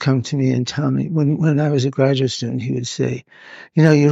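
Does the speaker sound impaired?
Yes: Parkinson's; must move about during interview.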